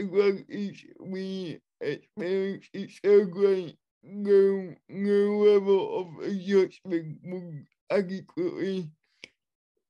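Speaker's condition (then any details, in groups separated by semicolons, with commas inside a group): Cerebral palsy, spastic and dyskinetic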